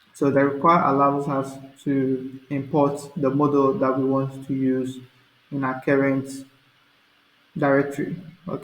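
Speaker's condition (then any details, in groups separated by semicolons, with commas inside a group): No condition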